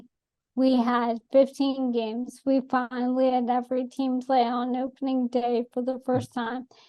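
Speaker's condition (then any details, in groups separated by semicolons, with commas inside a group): ALS; atypical case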